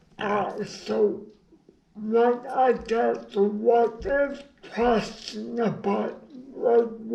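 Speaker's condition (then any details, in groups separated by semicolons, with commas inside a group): Brain injury; neck operations for aspiration, speaking valve, throat muscles affected; over four decades since injury, hospitalized 4 to 5 years; speaks poorly, pushes air past vocal cords with fingers, aspirates saliva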